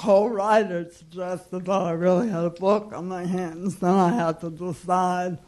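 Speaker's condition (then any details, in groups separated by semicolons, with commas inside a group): Cerebral palsy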